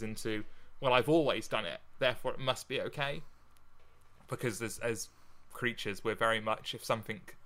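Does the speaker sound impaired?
No.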